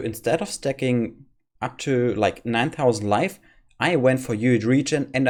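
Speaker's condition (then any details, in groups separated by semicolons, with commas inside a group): No condition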